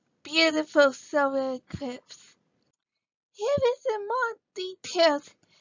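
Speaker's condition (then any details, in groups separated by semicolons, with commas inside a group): Cerebral palsy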